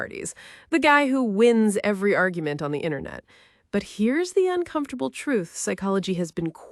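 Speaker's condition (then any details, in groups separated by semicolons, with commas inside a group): No condition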